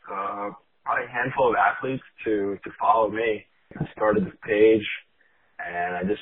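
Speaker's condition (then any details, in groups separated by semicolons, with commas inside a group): No condition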